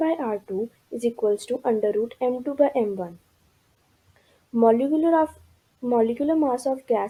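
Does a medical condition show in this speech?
No.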